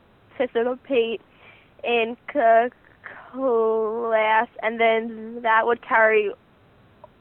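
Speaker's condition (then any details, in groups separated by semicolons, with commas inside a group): Stuttering; stuttering since beginning to talk, speech therapy with own speech therapist; about 18, starting college, therapy every two weeks, summer three-session intensive, Friends National Association; needs extra time to speak, letters to teachers, friends avoid filling in words; prolonged sounds, blocks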